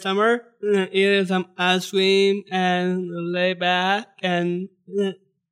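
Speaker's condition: Down syndrome

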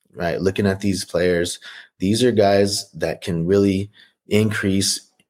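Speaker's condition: No condition

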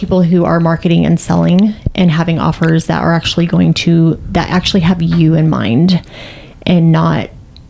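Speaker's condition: No condition

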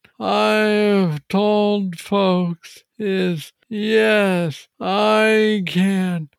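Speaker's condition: Parkinson's disease; clear on good days

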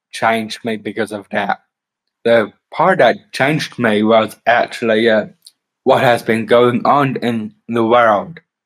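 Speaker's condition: Down syndrome; later diagnosed with autism

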